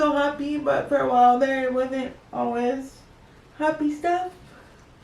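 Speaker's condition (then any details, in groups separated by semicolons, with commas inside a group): Cerebral palsy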